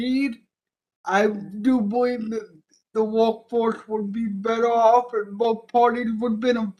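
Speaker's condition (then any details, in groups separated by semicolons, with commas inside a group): Cerebral palsy; present from birth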